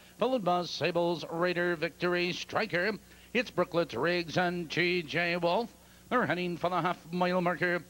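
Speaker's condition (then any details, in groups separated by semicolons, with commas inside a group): No condition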